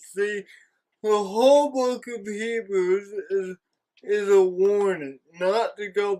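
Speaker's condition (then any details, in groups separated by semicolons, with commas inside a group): Cerebral palsy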